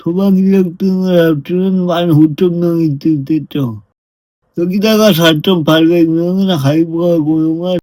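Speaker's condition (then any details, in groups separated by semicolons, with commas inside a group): Brain lesion disability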